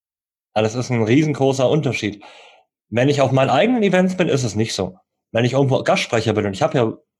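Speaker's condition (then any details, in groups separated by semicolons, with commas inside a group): Cleft lip and palate, cleft lip, jaw and palate; congenital cleft lip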